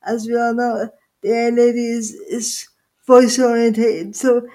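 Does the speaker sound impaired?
Yes: quadriplegic cerebral palsy; full-time wheelchair user, uses personal assistants, uses ProTrack trackball.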